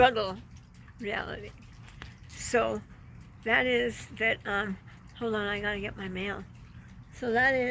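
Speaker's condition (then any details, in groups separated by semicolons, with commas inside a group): Traumatic brain injury; car accident, years ago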